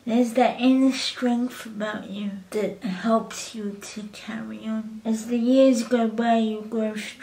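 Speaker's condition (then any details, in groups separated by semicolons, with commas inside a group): Cerebral palsy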